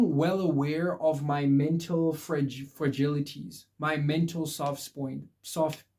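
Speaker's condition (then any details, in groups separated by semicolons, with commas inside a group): No condition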